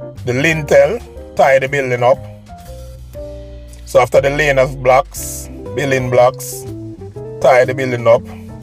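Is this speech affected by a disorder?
No.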